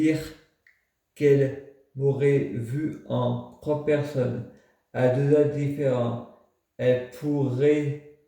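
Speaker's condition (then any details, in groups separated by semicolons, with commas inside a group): Multiple sclerosis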